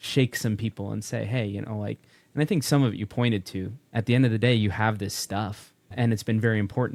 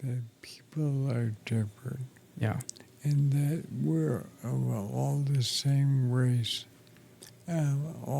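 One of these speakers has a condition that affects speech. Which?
The second: ALS; affects chest and throat; two and a half years in, weeks to live, refusing some intervention.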